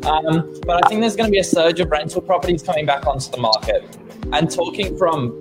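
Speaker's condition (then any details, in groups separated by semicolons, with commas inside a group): No condition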